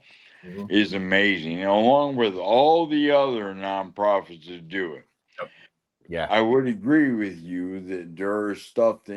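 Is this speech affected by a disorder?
Yes: lou Gehrig's disease (ALS).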